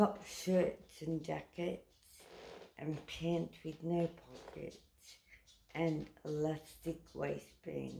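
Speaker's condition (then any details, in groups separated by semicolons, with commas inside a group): Cerebral palsy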